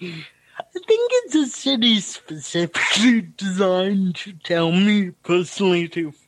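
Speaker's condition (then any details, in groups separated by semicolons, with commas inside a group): Cerebral palsy; speaking time predictable on stage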